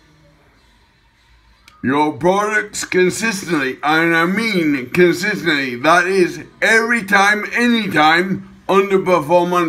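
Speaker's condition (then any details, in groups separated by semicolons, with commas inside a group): Acquired brain injury, ataxia; caused by head injury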